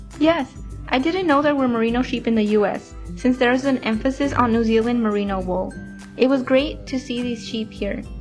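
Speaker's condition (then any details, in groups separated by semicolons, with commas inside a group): No condition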